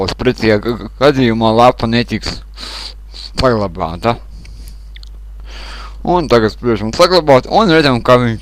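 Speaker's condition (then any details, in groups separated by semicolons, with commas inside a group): Cerebral palsy; since birth; speech not very clear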